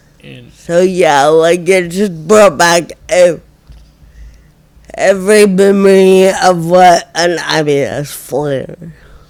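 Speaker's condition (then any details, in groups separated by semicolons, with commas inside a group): Friedreich ataxia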